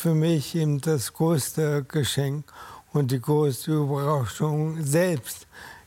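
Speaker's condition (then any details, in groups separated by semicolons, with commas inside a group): ALS; diagnosed at 47 after two months, first suspected carpal tunnel, disc or stroke; almost 10 years since diagnosis, companion Cassandra Menten, alternative therapies tried, cannot go out alone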